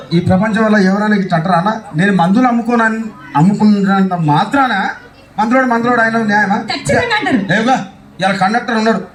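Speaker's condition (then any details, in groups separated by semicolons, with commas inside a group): No condition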